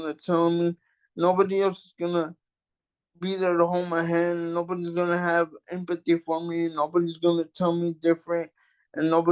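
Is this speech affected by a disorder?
Yes: cerebral palsy; mild.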